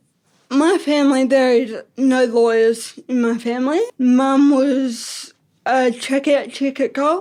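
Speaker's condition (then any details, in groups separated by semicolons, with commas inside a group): Ataxic cerebral palsy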